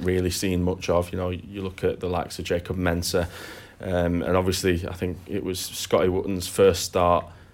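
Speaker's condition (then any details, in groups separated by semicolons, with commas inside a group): No condition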